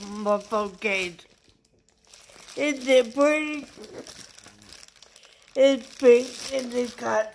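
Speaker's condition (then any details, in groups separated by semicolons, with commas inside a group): Traumatic brain injury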